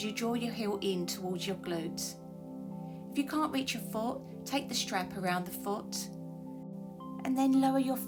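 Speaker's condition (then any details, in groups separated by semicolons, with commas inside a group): No condition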